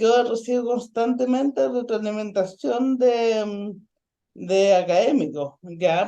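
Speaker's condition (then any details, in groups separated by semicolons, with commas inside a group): Ataxic cerebral palsy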